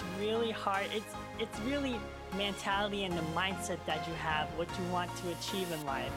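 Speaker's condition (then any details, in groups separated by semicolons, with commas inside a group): Cleft lip and palate; scar removal declined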